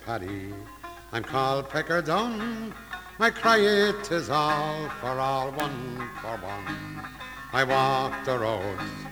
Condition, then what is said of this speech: No condition.